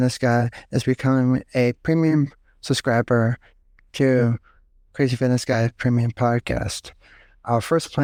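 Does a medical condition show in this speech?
Yes: cerebral palsy.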